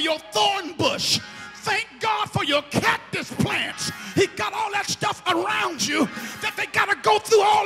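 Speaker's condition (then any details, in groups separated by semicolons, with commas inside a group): No condition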